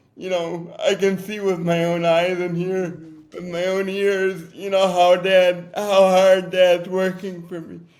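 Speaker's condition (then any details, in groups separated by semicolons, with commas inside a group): Cerebral palsy; difficult to talk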